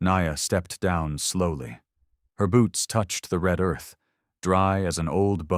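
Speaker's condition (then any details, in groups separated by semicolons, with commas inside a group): No condition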